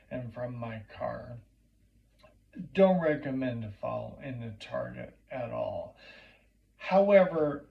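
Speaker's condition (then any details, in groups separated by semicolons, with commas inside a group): Primary lateral sclerosis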